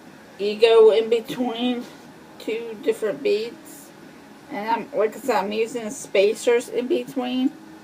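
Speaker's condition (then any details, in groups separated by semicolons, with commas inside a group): Cerebral palsy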